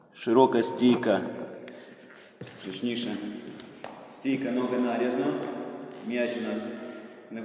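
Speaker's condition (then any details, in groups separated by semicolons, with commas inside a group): No condition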